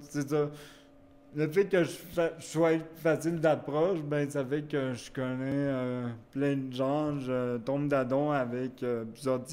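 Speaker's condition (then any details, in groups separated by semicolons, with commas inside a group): Cerebral palsy; wheelchair use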